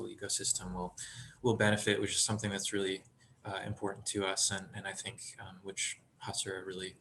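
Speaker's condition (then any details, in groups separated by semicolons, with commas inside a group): No condition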